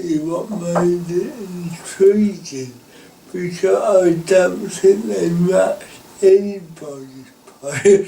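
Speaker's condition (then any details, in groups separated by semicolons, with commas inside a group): Cerebral palsy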